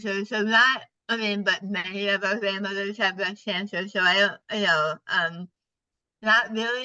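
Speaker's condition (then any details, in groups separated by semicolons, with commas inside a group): Partial glossectomy for tongue cancer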